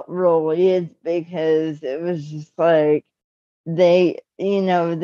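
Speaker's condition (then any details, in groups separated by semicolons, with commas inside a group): Cerebral palsy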